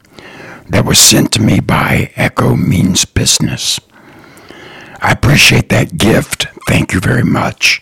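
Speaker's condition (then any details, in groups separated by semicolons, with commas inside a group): Throat cancer survivor; voice box paralyzing vocal cords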